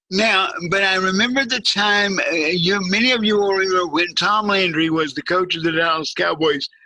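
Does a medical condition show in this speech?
Yes: cerebral palsy.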